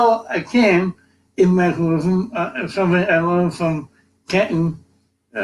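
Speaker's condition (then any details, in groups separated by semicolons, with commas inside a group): Cerebral palsy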